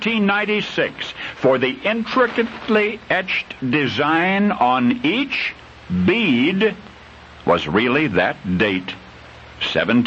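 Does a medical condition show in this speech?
No.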